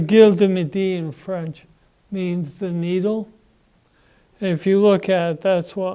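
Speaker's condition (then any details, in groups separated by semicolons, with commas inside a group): Parkinson's disease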